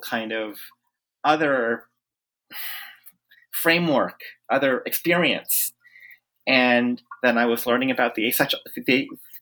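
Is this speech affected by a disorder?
Yes: stutter; identifies as disabled; stuttering breaks into speech mid-sentence during recording; stuttering interrupts speech in conversation, apologizes when stutter disrupts a sentence; here prolonged sounds.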